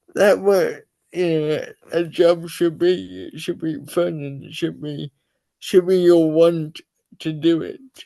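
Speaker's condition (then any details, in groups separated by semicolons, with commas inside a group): Cerebral palsy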